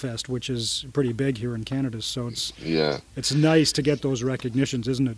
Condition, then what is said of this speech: None; typical speech.